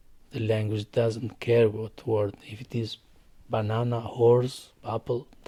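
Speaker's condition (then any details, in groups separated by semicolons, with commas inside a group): No condition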